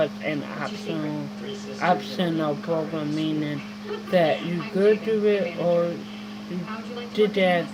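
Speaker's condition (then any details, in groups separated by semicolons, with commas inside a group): Mild cerebral palsy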